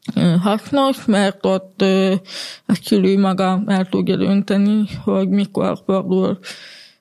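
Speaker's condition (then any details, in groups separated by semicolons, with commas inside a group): Hearing impairment; grew up in mainstream integration; communicates in spoken language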